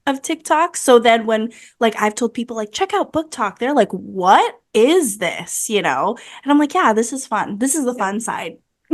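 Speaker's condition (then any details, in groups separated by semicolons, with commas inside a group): No condition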